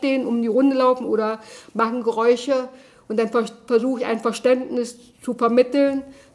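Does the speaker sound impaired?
Yes: deafness; German sign language, Ava app on iPhone for captions, interpreters or communication assistant in groups; can speak aloud, salesman doubted deafness because of speaking.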